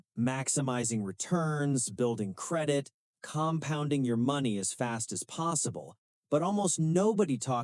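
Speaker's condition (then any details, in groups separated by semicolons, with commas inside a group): No condition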